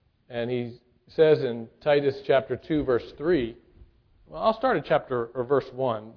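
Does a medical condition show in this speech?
No.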